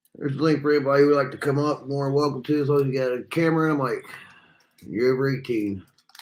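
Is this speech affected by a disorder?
No.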